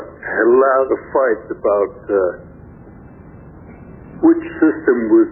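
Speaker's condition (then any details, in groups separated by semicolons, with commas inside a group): Stroke affecting throat muscles; last small stroke affected throat muscles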